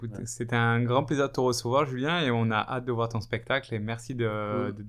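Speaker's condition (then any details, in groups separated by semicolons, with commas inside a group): No condition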